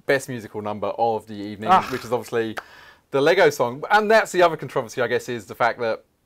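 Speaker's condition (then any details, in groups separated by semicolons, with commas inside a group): No condition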